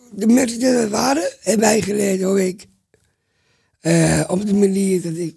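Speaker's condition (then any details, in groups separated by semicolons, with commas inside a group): Down syndrome; speaks well by own and host's account, expresses himself clearly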